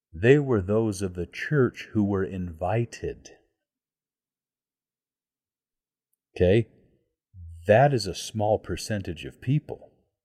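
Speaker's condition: No condition

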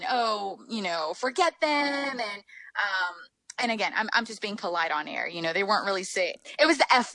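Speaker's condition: No condition

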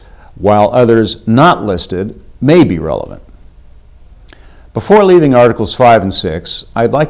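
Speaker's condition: No condition

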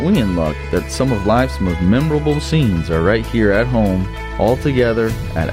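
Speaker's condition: No condition

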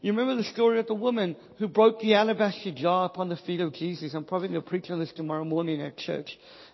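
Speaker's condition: Cleft palate, Pierre Robin syndrome; speech most affected, hated own voice until about age 28, could not hear self preach

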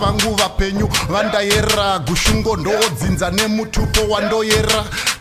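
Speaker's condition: No condition

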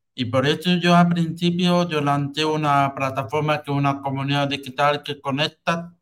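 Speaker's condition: Hearing loss with cochlear implant; congenital hearing loss, cochlear implant surgery, implant electrically stimulates cochlea

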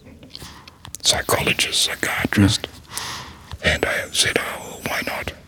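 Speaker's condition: Laryngectomy, voice prosthesis

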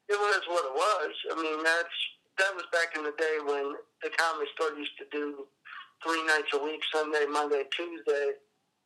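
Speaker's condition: Cerebral palsy; appearance likened to Parkinson's

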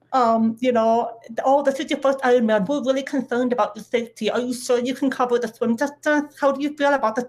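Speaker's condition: Deafness; cannot hear voice calls or megaphones, needs to see faces, uses captioned video calls

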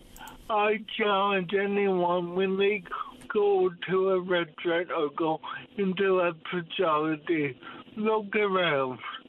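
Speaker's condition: Cerebral palsy; mobility declined since

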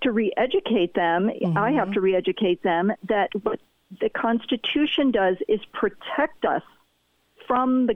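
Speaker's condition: No condition

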